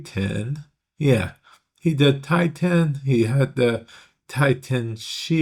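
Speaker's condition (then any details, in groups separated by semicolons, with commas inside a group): Cerebral palsy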